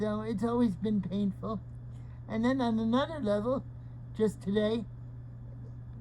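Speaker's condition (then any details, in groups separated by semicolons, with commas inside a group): Cerebral palsy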